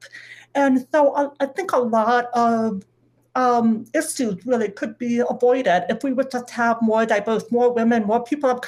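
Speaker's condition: Deafness; able to talk, speech therapy for most of life

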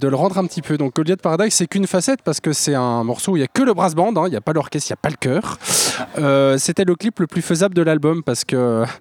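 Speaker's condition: No condition

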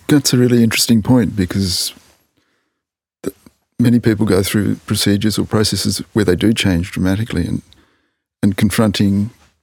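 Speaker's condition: No condition

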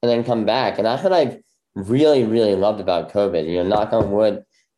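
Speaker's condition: Bilateral cleft lip; congenital bilateral

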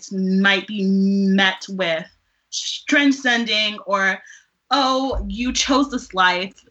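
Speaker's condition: Stuttering; always working on articulation; tapping into femininity has helped articulation and fluency; repeated sounds, prolonged sounds

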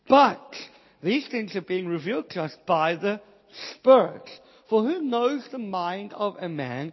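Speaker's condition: Cleft palate, Pierre Robin syndrome; affects all ENT

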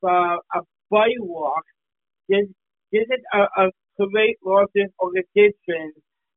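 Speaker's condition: Down syndrome; congenital down syndrome, recent covid pneumonia needing oxygen, cardiac arrest and critical care

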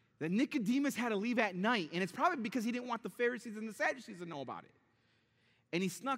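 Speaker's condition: No condition

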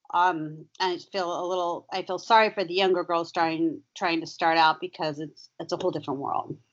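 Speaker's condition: No condition

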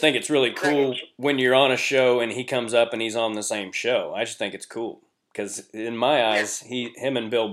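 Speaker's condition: No condition

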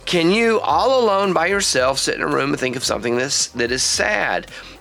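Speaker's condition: No condition

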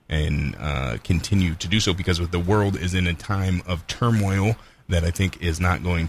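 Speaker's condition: No condition

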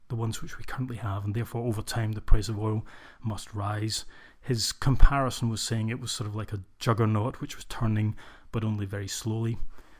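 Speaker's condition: No condition

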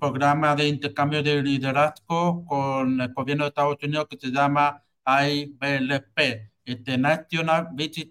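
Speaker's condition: Hearing loss with cochlear implant; congenital hearing loss, cochlear implant surgery, implant electrically stimulates cochlea

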